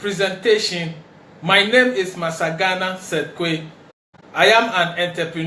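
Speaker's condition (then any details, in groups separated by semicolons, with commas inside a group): No condition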